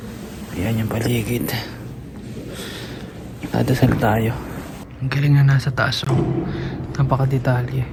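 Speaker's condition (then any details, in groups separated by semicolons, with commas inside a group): No condition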